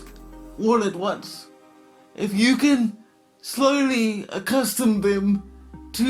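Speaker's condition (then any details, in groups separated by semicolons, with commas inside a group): Quadriplegic cerebral palsy, severe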